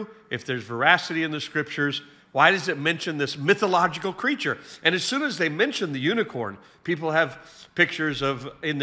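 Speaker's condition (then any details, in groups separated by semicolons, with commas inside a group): No condition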